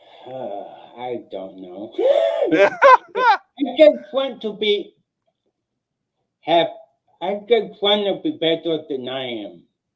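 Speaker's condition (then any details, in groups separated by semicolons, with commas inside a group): Cerebral palsy; mildest kind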